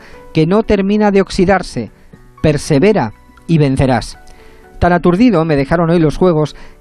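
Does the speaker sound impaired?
No.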